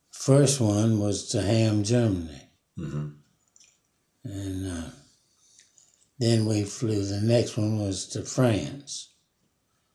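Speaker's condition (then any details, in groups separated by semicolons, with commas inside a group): Parkinson's disease; fallen 19 times in yard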